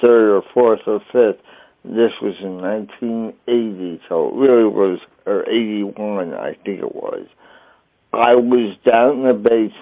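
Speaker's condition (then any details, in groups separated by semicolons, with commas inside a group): Traumatic brain injury; trach tube damaged voice box, fine motor skills affected; injury 33 years ago, relearned walking; voice sounds funny from damaged voice box, initially could not talk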